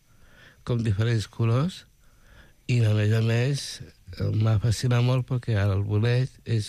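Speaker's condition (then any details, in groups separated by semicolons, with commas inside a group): Down syndrome; intellectual disability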